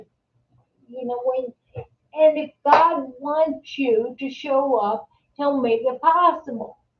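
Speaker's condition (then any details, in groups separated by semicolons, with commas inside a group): Multiple sclerosis; secondary progressive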